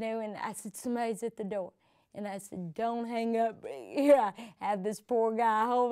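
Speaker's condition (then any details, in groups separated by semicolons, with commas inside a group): Cerebral palsy; from birth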